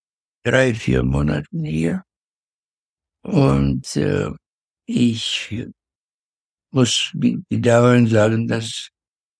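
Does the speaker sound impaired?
Yes: Parkinson's disease; severe forgetfulness.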